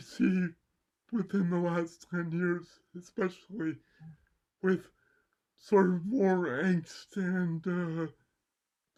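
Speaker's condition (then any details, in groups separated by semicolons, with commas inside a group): Cerebral palsy; mild left side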